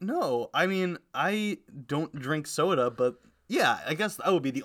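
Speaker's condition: No condition

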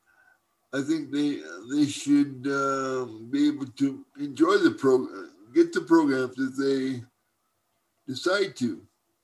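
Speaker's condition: Cerebral palsy; uses wheelchair

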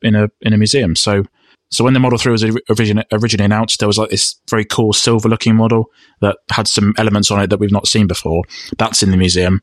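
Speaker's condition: No condition

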